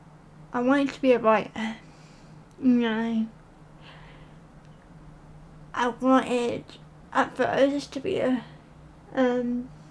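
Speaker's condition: Cerebral palsy

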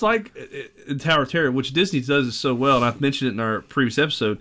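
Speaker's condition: No condition

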